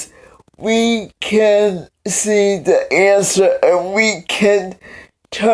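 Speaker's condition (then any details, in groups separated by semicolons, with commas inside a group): Cerebral palsy; several unnoticed strokes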